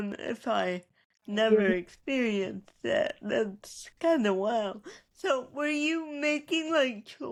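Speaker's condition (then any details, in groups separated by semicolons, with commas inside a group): Cerebral palsy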